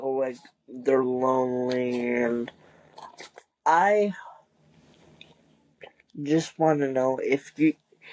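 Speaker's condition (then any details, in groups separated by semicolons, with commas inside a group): Cerebral palsy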